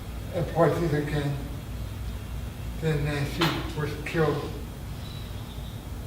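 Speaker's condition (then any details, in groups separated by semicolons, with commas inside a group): Traumatic brain injury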